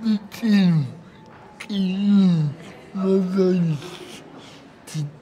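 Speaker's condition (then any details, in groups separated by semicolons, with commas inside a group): Cerebral palsy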